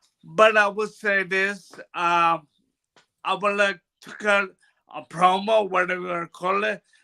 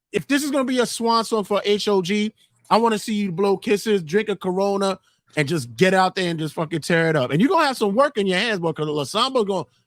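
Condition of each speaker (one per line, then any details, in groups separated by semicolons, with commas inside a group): Brain bruising; speech bad
No condition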